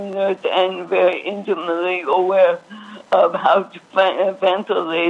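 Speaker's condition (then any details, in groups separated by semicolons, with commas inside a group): ALS; all limbs affected except left hand, declined tracheostomy; about 2.5 years since diagnosis, progressive; voice unrecognizably changed, visible speaking difficulty, expects respiratory failure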